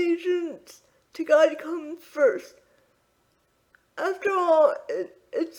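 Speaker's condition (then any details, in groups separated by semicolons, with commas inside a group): Quadriplegic cerebral palsy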